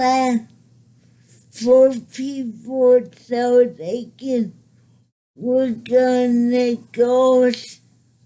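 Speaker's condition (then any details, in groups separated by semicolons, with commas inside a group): Cerebral palsy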